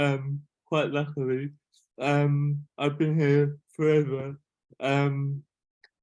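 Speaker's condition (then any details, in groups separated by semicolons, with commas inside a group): Cerebral palsy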